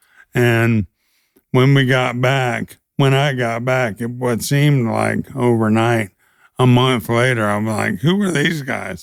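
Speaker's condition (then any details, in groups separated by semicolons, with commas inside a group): ALS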